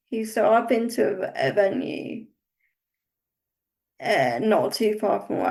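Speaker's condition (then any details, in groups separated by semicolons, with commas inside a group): Cerebral palsy; uses wheelchair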